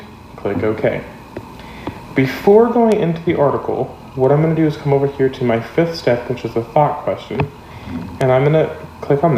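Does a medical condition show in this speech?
No.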